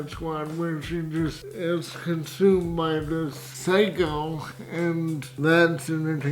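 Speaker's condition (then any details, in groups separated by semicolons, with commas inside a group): Cerebral palsy, spastic, severe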